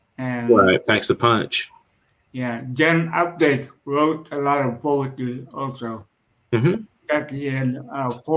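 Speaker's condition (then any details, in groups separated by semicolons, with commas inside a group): Cerebral palsy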